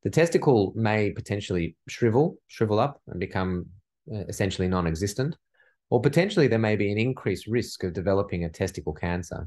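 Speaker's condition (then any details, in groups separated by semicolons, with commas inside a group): No condition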